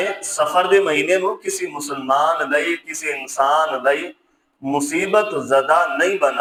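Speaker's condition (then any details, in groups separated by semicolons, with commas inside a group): No condition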